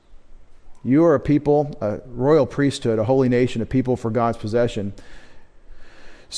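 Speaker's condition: No condition

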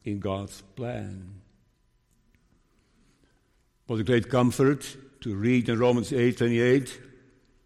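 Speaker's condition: Parkinson's disease; diagnosed 5 years ago

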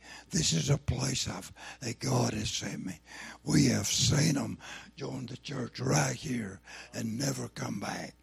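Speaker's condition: Throat cancer, lost vocal cord

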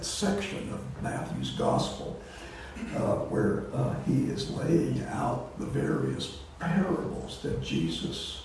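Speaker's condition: Voice disorder; not contagious

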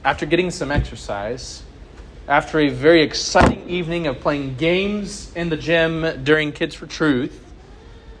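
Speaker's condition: No condition

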